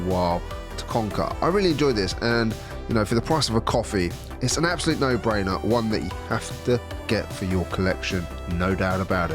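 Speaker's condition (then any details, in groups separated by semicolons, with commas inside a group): No condition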